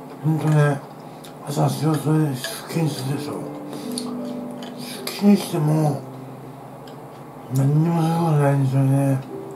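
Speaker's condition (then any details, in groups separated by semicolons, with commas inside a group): Tongue cancer, partial glossectomy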